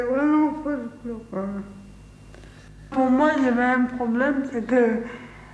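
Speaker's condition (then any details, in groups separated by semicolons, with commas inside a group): Cerebral palsy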